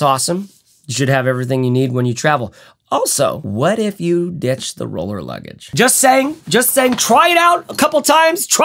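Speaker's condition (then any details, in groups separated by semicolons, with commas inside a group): No condition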